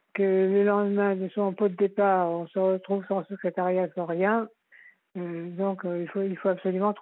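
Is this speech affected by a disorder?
Yes: Parkinson's disease; left leg dragging, frequent tripping, noticed by sports coach, diagnosed by rheumatologist, confirmed by neurologist; four years since diagnosis, unchanged treatment without side effects, leg dragging gone, Marseille neurologist six-monthly.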